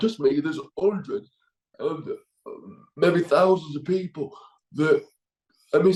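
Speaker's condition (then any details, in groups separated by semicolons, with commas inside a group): Cerebral palsy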